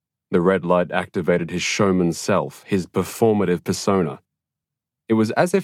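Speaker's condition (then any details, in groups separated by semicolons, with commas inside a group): No condition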